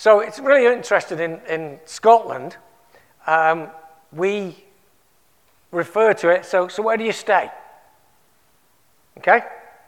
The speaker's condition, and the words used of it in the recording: None; typical speech.